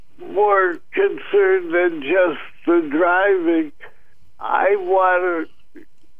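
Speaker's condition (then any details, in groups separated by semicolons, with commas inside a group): Parkinson's disease, mild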